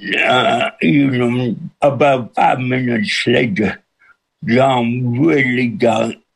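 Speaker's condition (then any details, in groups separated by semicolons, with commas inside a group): Cerebral palsy with speech impediment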